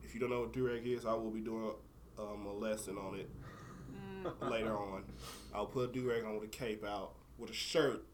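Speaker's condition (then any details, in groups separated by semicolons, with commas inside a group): No condition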